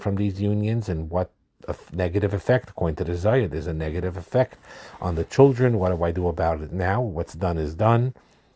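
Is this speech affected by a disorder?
No.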